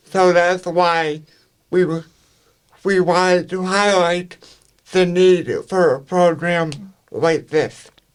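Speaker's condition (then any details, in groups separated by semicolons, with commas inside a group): Cerebral palsy; speech affected to an extent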